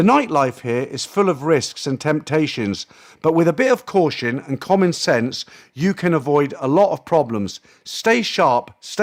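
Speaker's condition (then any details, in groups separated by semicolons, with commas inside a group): No condition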